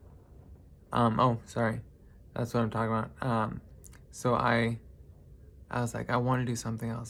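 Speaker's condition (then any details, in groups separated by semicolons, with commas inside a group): Traumatic brain injury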